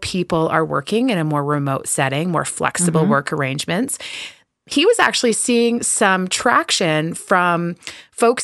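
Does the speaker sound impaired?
No.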